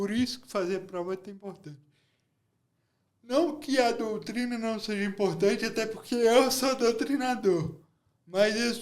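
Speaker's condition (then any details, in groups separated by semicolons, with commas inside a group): Cerebral palsy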